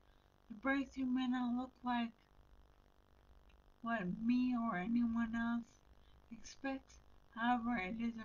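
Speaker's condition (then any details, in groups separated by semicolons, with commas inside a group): Brain injury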